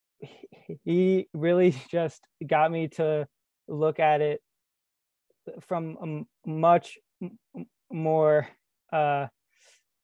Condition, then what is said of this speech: Stuttering. Well, so that, first of all, that's rarely the case, but when, if I'm fluent, I feel like something is missing.